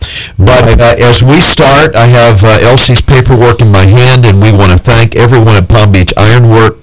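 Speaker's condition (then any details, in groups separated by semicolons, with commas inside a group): No condition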